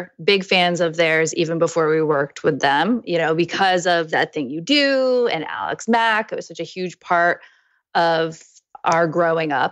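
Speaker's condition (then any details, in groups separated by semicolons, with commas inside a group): No condition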